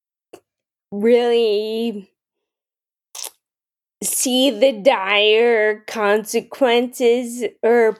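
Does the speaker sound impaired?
Yes: Friedreich's ataxia; rare progressive, form of muscular dystrophy, diagnosed at 17, initially mild, Muscular Dystrophy Association for braces; some speech issues, less pronounced than in others with Friedreich's ataxia.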